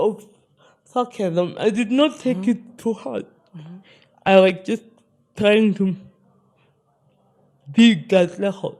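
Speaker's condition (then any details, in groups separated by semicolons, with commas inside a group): Spastic cerebral palsy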